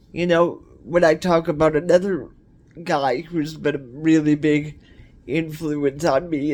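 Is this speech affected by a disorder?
Yes: cerebral palsy; cerebral palsy, wheelchair.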